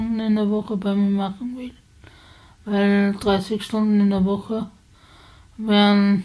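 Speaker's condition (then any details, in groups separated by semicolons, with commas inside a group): Spasticity from birth; multiple sclerosis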